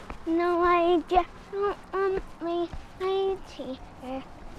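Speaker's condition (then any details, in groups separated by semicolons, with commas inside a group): Friedreich's ataxia; genetic, affects walking and speech; recently diagnosed, daily speech and physical therapy, mobility worsening; most consonants came out as h, improved with therapy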